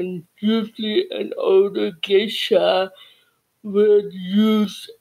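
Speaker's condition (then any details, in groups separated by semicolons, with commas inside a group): Cerebral palsy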